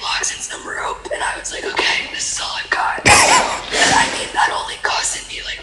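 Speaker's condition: Laryngeal papillomatosis; congenital

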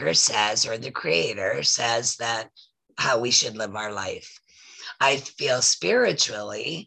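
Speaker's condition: Voice loss after throat polyp; polyp from years of singing and talking blocked throat, emergency throat surgery, tracheotomy warned possible; two years after throat surgery, working with vocal coach to regain voice; smoker-like voice from throat surgery not smoking, whole voice affected, still recovering

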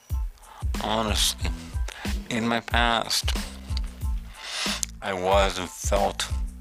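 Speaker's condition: Cerebral palsy; codeine shots after surgery

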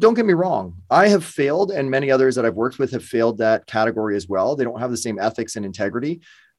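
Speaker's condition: No condition

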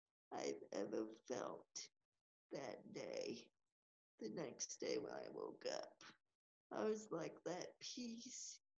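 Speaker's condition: Cerebral palsy; from birth

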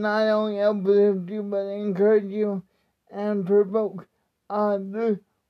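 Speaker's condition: Cerebral palsy; speech not affected by disability

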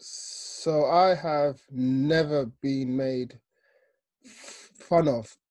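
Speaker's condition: Stutter; stutter hit hardest at 13 when speaking in front of people, joined speech program at 26, later other methods; still stutters, not always in control, uses stop holding back techniques, accepts stutter, breathes into it; not fully in control, speaks longer and expresses better when not trying to avoid stuttering; blocks

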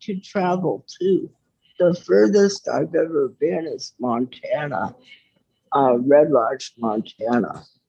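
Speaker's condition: Cerebral palsy; wheelchair user, formerly walked, curvature of the spine (scoliosis)

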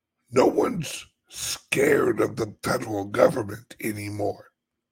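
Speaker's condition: Chronic voice problem; constant dry throat, urge to clear throat, stiff voice box loosening, easier when louder

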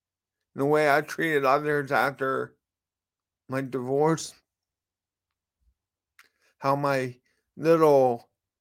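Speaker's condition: Cerebral palsy; speech impediment

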